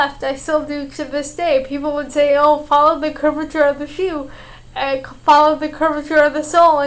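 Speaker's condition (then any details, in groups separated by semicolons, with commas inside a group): Cerebral palsy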